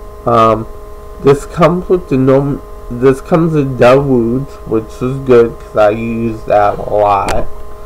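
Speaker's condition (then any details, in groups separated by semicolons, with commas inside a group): Cerebral palsy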